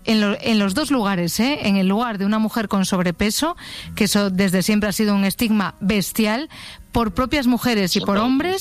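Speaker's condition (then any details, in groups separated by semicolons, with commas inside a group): No condition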